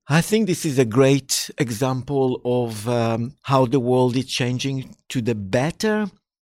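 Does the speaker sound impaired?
No.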